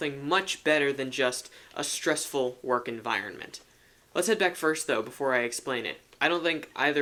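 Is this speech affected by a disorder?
No.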